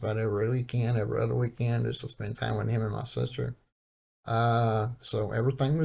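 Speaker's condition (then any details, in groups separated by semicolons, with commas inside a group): Cerebral palsy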